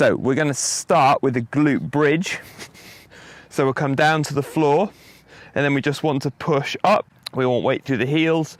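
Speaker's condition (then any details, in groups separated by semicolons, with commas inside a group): No condition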